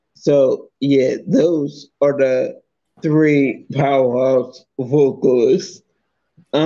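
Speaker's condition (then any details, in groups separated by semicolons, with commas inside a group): Multiple sclerosis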